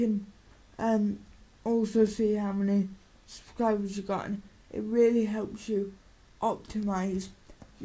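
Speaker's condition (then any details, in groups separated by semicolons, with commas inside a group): Cerebral palsy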